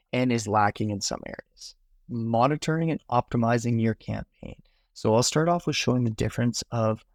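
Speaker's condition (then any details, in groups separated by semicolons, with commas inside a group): No condition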